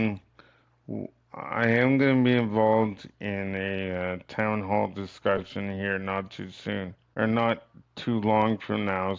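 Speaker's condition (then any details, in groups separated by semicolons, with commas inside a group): Cerebral palsy; from birth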